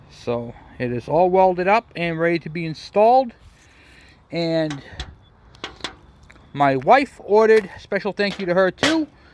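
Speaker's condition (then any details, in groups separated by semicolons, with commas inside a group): No condition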